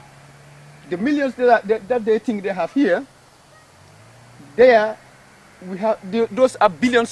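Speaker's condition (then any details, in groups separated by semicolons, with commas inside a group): No condition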